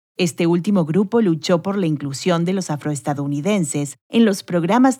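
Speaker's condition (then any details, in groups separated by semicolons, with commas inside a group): No condition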